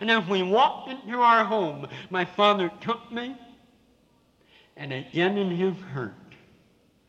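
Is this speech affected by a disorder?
Yes: severe cleft palate with lisp; congenital.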